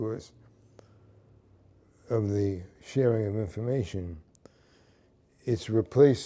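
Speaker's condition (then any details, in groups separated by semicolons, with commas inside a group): Parkinson's disease; 16 years since onset, on medication, symptoms fluctuate daily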